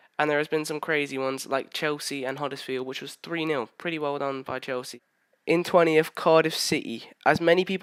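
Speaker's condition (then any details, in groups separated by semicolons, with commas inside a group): No condition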